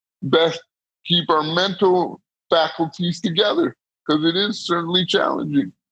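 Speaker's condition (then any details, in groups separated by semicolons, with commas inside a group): Cerebral palsy; present from birth, wheelchair user; diagnosed age 2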